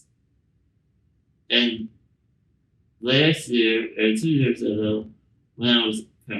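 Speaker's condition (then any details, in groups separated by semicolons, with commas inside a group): Spinal muscular atrophy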